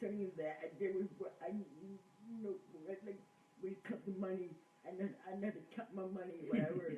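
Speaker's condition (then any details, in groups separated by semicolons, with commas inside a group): Cerebral palsy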